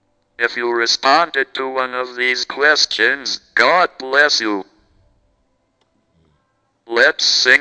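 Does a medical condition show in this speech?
Yes: cerebral palsy, through a speech-generating device; present from birth, never walked, had caregiver who helped with walking attempts; never knew what it was like to talk.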